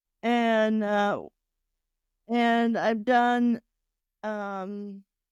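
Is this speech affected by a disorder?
Yes: cerebral palsy; diagnosed around one year, has had surgery; uses robotic walking device.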